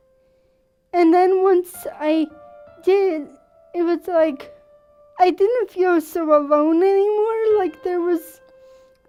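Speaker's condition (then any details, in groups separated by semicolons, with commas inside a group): Cerebral palsy; present from birth, premature birth with complications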